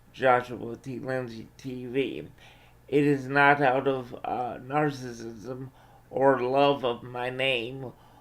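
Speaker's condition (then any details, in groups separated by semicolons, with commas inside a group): Cerebral palsy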